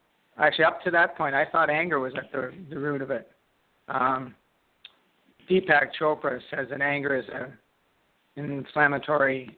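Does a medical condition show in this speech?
Yes: Parkinson's disease; left side onset, first symptom left index finger tremor, worsened over four years, diagnosed by Ontario neurologist; freezing for about two years, shuffle walking, weak clumsy left hand, cannot type, no medication.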